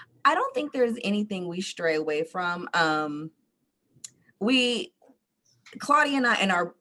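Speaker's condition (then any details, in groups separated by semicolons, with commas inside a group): No condition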